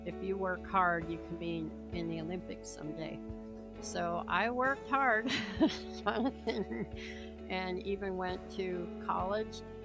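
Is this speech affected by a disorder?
Yes: cleft palate, severe.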